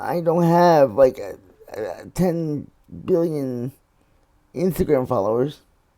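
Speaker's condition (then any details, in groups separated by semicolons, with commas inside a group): Cerebral palsy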